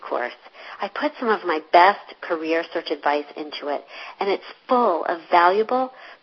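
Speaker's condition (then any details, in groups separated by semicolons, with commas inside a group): No condition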